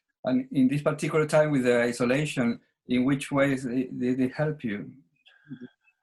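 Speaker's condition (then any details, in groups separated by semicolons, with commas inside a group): No condition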